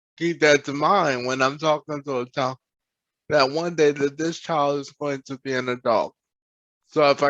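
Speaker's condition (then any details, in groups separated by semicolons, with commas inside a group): Cerebral palsy; present from birth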